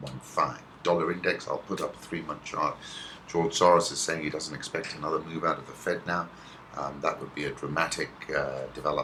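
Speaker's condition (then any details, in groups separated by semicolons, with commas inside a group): No condition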